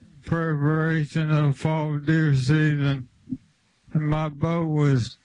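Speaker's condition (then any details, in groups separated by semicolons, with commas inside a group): ALS; limb onset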